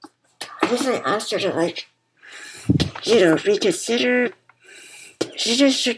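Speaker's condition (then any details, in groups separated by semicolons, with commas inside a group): Muscular dystrophy; congenital form, diagnosed as toddler; wears BiPAP machine to help breathing; BiPAP machine audible while talking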